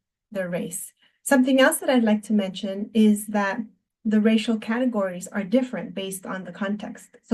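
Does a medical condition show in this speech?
No.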